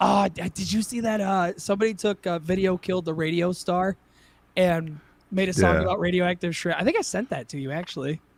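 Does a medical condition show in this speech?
No.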